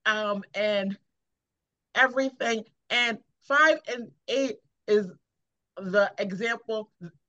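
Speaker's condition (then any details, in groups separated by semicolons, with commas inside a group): Aphasia after stroke; over a year since stroke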